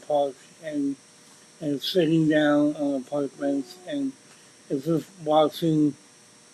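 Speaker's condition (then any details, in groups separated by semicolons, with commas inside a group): Cerebral palsy; speech impediment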